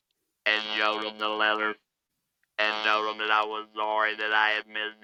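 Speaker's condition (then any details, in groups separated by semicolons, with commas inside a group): Laryngectomy; electrolarynx speech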